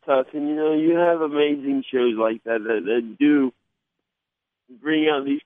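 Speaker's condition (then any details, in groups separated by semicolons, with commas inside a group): Cerebral palsy; mild slur, varies by day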